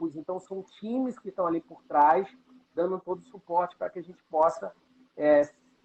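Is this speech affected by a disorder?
No.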